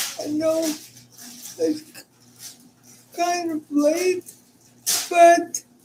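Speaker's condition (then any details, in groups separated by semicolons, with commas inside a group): Cerebral palsy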